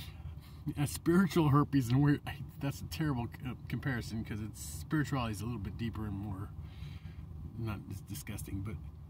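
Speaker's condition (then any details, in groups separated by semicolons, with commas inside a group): No condition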